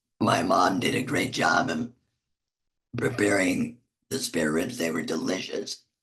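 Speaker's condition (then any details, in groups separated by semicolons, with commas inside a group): Laryngectomy; tracheal neck stoma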